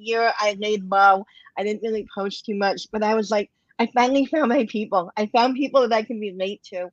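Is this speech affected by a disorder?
Yes: cleft lip and palate; bilateral, congenital, more than 20 surgeries from age 2 months to late twenties.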